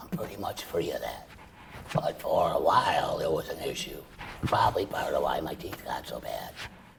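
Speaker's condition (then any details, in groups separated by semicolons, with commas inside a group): Laryngectomy for laryngeal cancer; total laryngectomy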